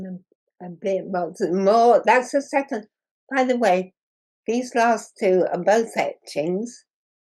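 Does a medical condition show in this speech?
Yes: muscular dystrophy.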